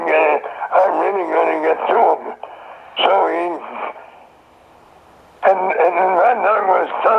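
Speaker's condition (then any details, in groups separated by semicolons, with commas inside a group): Throat cancer; survivor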